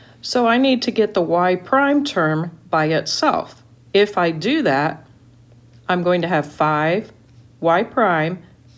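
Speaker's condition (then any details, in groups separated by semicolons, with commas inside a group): No condition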